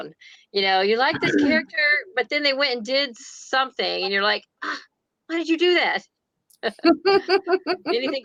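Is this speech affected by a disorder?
No.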